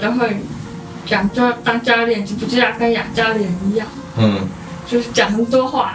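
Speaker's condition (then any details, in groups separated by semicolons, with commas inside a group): Hearing impairment; formerly reluctant to speak, mother pushed speaking, now converses with hearing people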